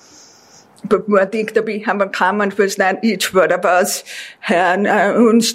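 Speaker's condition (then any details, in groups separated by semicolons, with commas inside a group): Deafness; deaf since childhood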